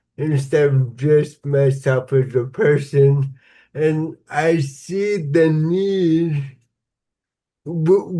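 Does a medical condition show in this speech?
Yes: cerebral palsy; somewhat slurred speech.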